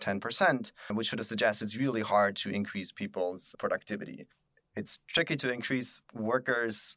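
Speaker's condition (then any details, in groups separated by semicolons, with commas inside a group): No condition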